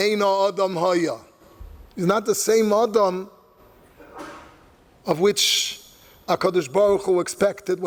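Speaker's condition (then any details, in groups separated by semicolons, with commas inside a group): No condition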